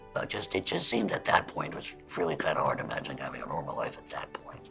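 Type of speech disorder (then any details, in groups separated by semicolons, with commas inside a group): Speech with a voice prosthesis; total laryngectomy, vocal cord cancer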